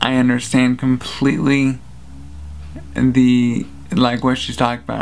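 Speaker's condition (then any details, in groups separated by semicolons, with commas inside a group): Traumatic brain injury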